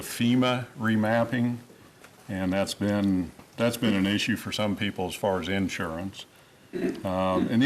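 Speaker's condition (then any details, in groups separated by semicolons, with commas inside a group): No condition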